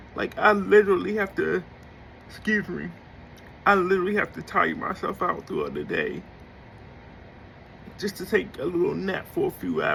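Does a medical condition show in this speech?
Yes: cerebral palsy.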